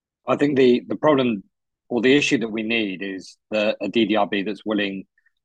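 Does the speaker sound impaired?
No.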